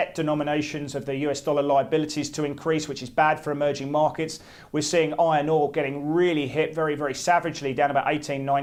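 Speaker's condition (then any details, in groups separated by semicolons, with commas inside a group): No condition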